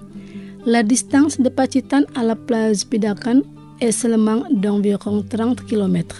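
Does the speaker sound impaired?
No.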